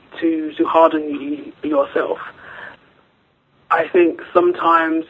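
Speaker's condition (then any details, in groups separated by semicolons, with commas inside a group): Stuttering; onset age four or five per sister, both parents and brother stuttered, long covert, tried neuro-linguistic programming; openly stuttering nearly a year and a half, since a stutter talk YouTube video; stutter impossible to hide, once stuttered badly and uncontrolled with dry mouth; repeated sounds, prolonged sounds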